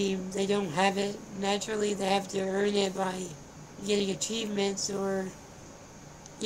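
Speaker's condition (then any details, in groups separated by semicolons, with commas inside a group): Spinal muscular atrophy; tongue vibrates constantly, cannot be stopped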